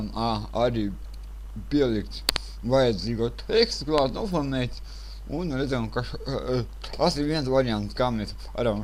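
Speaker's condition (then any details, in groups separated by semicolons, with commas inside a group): Cerebral palsy; since birth; speech not very clear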